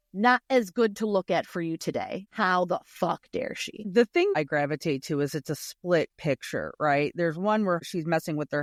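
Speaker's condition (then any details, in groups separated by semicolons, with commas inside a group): No condition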